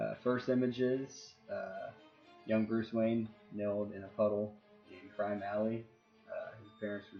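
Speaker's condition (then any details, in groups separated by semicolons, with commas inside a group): No condition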